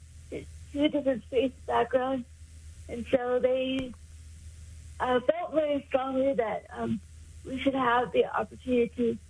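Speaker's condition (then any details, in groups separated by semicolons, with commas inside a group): Cerebral palsy; congenital, caused by lack of oxygen to brain at birth, born about 3 months early, daily physical therapy in school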